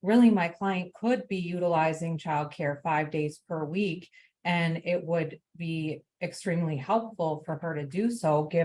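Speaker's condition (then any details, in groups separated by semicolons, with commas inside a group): No condition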